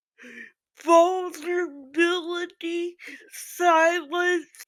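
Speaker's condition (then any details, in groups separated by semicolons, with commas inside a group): Physical speech impairment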